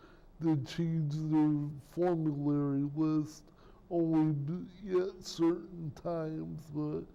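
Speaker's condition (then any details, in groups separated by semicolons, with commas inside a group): Cerebral palsy; speech impairment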